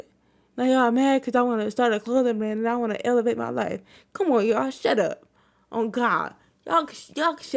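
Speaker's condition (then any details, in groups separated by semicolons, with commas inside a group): Cerebral palsy; wheelchair user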